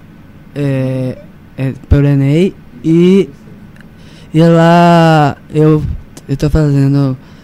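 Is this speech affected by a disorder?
Yes: Down syndrome; 18 years old, turning 19.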